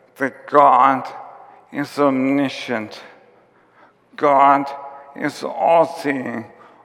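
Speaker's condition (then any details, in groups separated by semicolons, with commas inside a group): ALS; onset with tiredness and clumsiness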